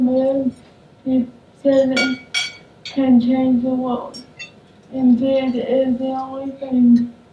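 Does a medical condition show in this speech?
Yes: cerebral palsy; no oxygen at birth, affects right hand and right heel; speech affected a little, swallowing difficulty predicted at birth.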